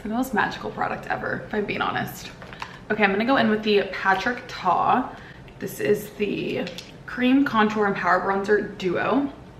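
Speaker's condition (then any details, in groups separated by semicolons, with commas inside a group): No condition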